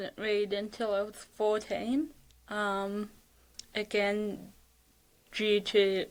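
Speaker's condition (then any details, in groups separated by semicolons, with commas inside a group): Cerebral palsy; ataxic, lack of oxygen at birth, arms and legs affected; fatigue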